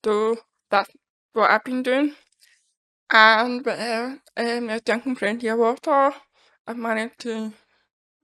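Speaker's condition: Deafness; congenital deafness, born deaf

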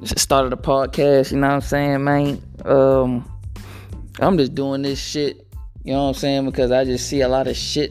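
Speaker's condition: No condition

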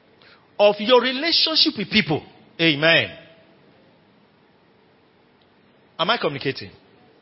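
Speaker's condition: No condition

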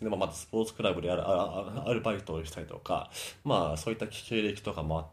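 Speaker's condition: Stuttering; stuttering since earliest memory, father stutters, possibly inherited, voice exercises, Tokyo branch of nationwide stuttering group at 18-19; still stutters; word and syllable repetitions; repeated sounds

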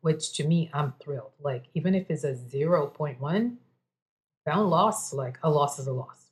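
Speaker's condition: No condition

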